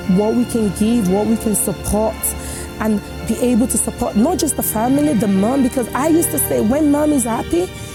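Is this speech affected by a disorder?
No.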